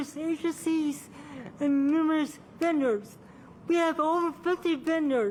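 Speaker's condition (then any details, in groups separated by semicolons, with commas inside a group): Cerebral palsy; from birth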